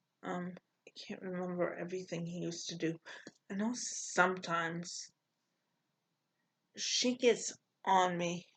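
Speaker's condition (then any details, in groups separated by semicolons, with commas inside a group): Cerebral palsy; poor balance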